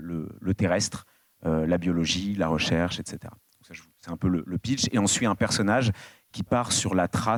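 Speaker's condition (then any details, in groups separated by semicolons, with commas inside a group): No condition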